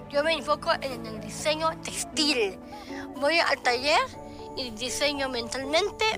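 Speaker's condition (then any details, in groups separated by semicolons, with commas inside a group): Down syndrome; short limbs, small feet, hands and arms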